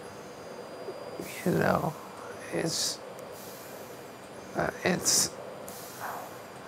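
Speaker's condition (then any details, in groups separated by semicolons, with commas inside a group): ALS; young man, hospital bed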